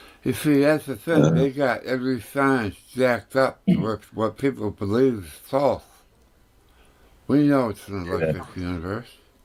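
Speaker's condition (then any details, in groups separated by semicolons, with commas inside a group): Tongue cancer; tongue burns when food touches it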